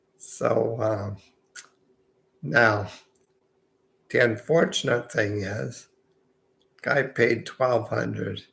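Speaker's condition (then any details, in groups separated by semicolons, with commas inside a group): Multiple sclerosis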